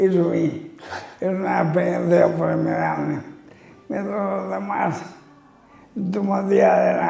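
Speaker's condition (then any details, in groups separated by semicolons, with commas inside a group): Amyotrophic lateral sclerosis (ela)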